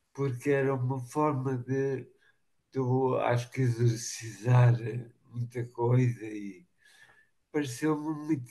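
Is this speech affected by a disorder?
Yes: machado-Joseph disease (sca3).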